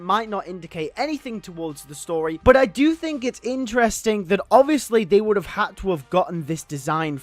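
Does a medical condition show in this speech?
No.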